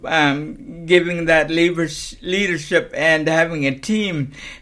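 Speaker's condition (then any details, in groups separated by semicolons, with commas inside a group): Cerebral palsy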